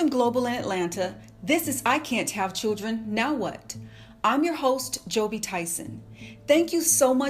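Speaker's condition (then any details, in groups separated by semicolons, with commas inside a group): No condition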